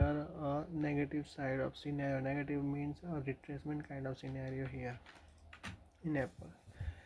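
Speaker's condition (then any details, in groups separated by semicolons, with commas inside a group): No condition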